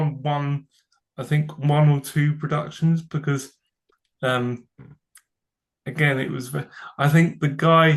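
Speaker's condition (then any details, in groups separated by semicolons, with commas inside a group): Cerebral palsy; from birth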